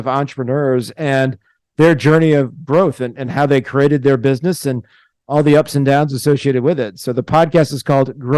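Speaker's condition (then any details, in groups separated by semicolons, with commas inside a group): No condition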